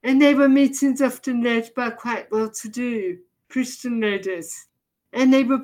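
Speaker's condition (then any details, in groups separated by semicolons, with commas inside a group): Deafness, severe; progressive, hard of hearing to partially deaf to current level, brain misinterprets sounds and speech, also visually impaired; effectively profoundly deaf, hears noises but cannot identify them, sees blurs; can hardly understand speech, vocabulary partly picked up from reading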